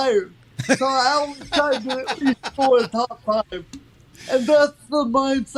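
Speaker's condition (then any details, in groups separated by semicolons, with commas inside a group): Cerebral palsy; from birth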